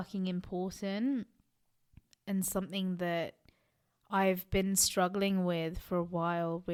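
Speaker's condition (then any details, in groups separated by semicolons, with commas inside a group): No condition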